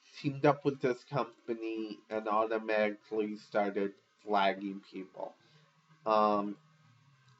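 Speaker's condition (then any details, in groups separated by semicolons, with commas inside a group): Cerebral palsy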